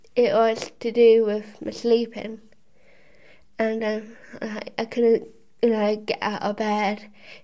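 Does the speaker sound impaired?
Yes: Down syndrome; had operation for hole in the heart; says Down syndrome barely affects her, gets support from personal assistant.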